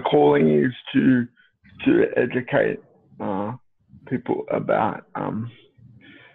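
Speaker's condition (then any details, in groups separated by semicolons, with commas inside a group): Cerebral palsy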